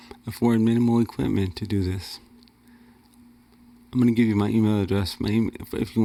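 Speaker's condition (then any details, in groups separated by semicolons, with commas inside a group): Cerebral palsy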